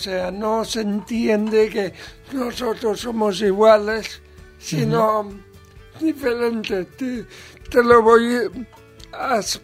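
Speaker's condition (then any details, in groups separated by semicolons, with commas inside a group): Cerebral palsy; present from birth, brain damage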